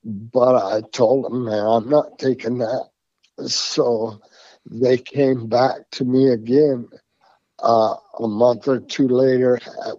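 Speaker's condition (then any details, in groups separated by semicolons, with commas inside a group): Parkinson's; tremors since youth, progressively worse, repeated complete breathing stoppage, unable to make sound then, emergency steroids; formerly voice tremor, hard to understand, lost track after 2-3 sentences, now talks at length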